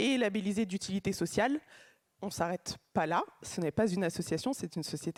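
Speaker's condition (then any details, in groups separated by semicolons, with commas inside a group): No condition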